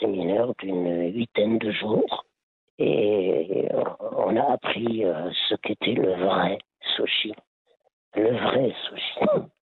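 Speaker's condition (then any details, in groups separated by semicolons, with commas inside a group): Laryngeal cancer; quit over 20 years ago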